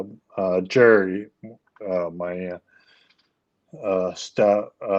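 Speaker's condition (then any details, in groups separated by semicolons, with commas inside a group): ALS; leg onset, later arm weakness; speech issues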